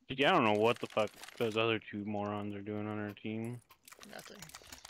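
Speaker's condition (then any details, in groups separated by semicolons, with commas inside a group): No condition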